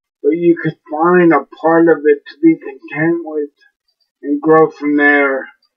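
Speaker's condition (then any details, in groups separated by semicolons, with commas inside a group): Cerebellar ataxia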